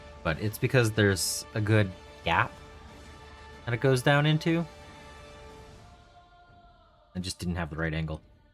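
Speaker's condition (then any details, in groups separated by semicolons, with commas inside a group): No condition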